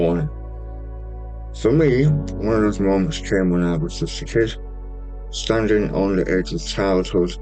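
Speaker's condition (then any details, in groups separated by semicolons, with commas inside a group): Stage 4 tongue cancer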